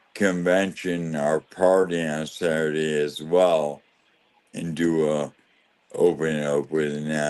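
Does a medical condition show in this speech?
Yes: ALS; losing speech and swallowing.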